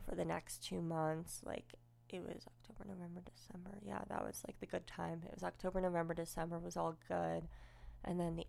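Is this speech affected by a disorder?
Yes: cleft lip and palate, unilateral.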